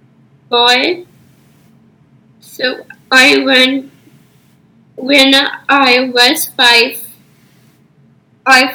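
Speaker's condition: Down syndrome; spinal fusion surgery, works with life skills and communications consultant Loie k

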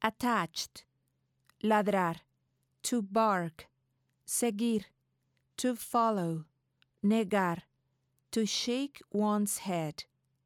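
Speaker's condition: No condition

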